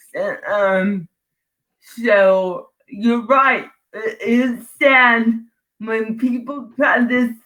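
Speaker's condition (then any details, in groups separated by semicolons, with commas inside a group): Cerebral palsy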